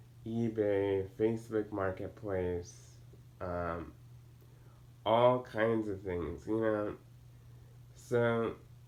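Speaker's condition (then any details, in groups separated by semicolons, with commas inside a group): Cerebral palsy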